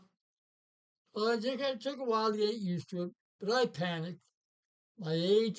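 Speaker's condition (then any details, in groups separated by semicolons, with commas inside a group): Parkinson's; no voice the day before, can still say hello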